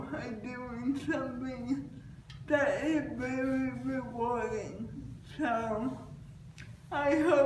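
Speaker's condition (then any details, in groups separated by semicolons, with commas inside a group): Cerebral palsy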